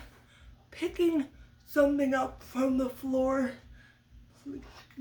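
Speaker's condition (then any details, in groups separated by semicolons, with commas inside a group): Cerebral palsy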